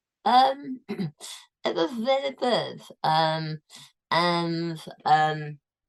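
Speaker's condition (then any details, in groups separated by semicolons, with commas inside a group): Tongue cancer, tongue removed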